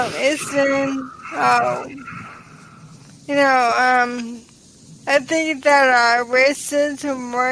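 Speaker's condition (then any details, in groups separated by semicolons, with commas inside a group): ALS; onset in pinky finger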